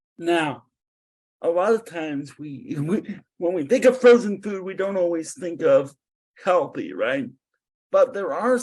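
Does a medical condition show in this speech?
Yes: cerebral palsy; spastic type; adaptive exercise routines, adaptive cutting devices.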